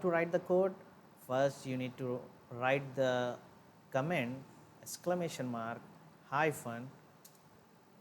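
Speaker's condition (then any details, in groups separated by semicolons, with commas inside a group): No condition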